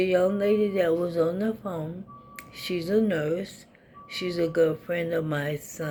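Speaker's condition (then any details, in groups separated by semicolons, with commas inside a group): ALS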